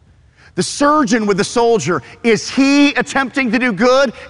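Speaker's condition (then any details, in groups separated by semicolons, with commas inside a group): No condition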